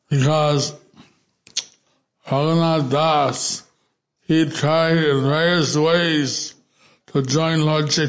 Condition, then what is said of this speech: Stroke. So some are not used to hearing me speak, so what I say will be repeated by Ignat Gordas.